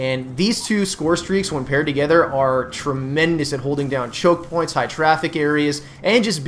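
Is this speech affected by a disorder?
No.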